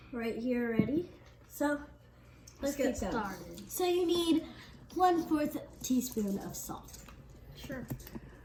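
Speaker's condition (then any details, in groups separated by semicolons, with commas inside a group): No condition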